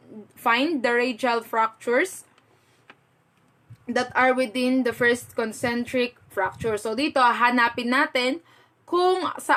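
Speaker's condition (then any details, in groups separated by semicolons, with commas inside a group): No condition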